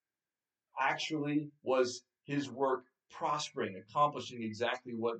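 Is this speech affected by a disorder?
No.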